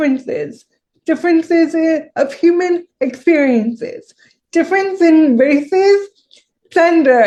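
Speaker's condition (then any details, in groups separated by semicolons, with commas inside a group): Cerebral palsy; shaky voice, worse when nervous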